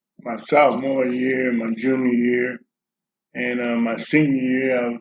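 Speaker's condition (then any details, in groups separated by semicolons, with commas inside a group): Parkinson's disease; age 70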